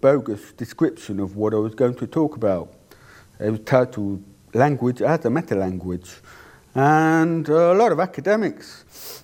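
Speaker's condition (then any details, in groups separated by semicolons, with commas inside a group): Deafness; cannot hear own voice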